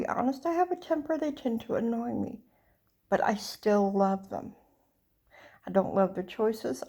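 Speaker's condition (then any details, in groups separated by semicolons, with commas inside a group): Cerebral palsy; speech noticeably atypical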